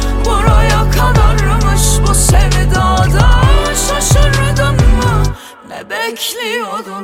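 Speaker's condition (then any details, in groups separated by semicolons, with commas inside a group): No condition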